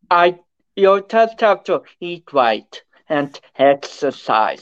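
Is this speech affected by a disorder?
Yes: cerebral palsy; affects speech.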